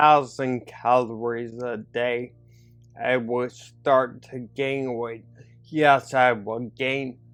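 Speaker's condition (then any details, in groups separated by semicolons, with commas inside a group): Neurological disability (takes dalfampridine)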